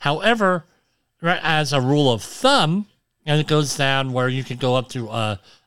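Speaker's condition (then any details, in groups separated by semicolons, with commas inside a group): Cleft lip and palate; formerly unintelligible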